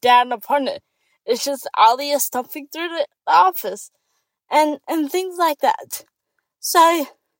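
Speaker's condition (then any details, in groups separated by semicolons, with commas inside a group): Cerebral palsy; attends therapy office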